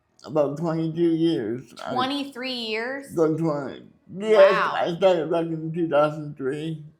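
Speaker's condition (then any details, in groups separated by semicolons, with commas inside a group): Cerebral palsy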